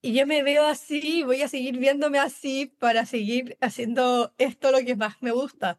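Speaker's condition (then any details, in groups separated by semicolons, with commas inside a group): Down syndrome; congenital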